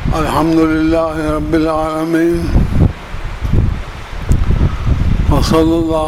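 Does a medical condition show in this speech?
Yes: difficulty speaking; hopes listeners can understand.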